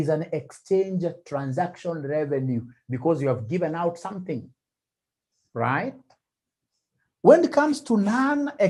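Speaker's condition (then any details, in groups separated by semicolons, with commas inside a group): No condition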